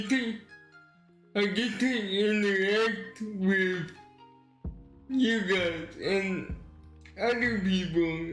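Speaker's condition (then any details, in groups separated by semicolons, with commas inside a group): Cerebral palsy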